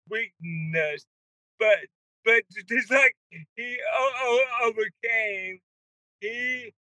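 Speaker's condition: Cerebral palsy; wheelchair user

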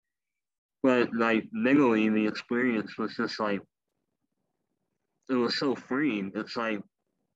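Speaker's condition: Cleft lip and palate; former wheelchair user

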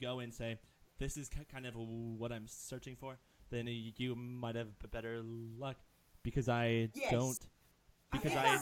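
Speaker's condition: Stutter; frequent word and phrase repetitions, part-word repetitions, repeated uh fillers, listeners mistake speech for drunkenness; repeated sounds

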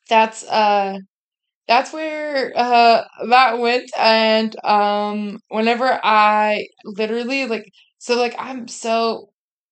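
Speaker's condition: No condition

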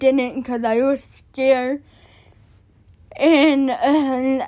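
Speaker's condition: Cerebral palsy; born addicted

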